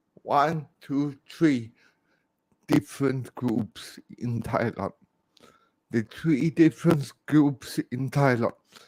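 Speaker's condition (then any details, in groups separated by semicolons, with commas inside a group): Cerebral palsy, severe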